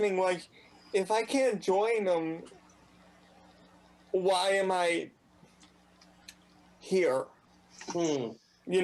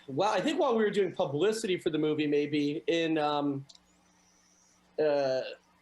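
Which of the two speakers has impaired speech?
The first: cerebral palsy; from birth; diagnosed age 2.5.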